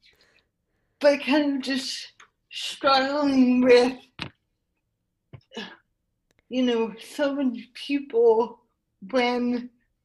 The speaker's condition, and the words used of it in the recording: Cerebral palsy. Um, so how it affects me, um, obviously I have a speech impediment, so the muscle is a tongue